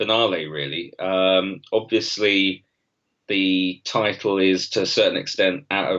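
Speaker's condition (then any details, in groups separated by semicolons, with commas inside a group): No condition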